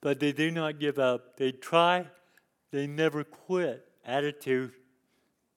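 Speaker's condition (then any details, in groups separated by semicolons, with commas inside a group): Cerebral palsy; lifelong disability since youth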